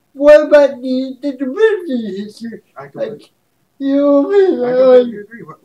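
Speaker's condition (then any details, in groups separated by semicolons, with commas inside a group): Cerebral palsy; speech affected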